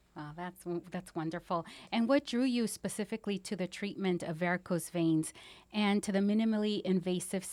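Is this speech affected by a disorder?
No.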